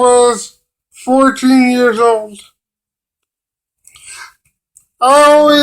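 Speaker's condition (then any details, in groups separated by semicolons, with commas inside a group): Cerebral palsy; limited use of the hands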